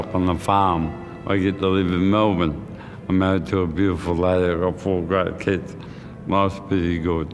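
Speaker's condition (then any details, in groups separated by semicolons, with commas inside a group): Motor neurone disease; hand onset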